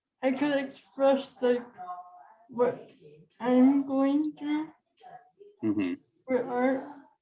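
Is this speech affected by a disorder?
Yes: cerebral palsy.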